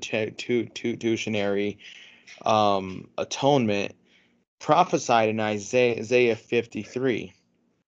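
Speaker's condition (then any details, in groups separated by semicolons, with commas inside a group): No condition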